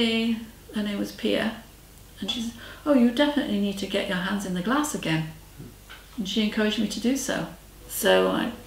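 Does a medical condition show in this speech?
No.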